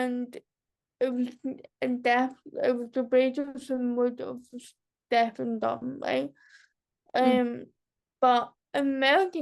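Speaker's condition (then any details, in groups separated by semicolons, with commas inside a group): Cerebral palsy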